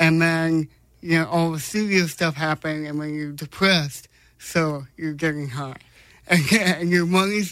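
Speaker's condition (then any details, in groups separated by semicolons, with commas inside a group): Cerebral palsy; congenital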